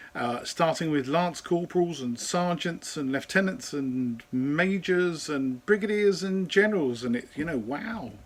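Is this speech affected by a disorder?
No.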